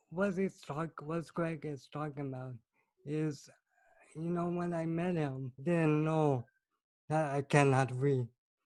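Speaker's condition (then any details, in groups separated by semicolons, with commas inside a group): Cerebral palsy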